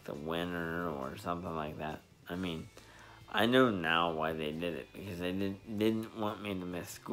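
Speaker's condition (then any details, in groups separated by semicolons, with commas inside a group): Spastic diplegia cerebral palsy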